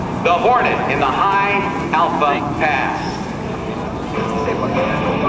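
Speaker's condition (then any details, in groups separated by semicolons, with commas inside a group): No condition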